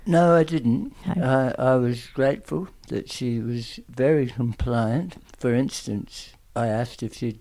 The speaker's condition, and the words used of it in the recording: Tongue cancer surgery. It did leave me with speech problems and swallowing problems, which I still have to a certain extent.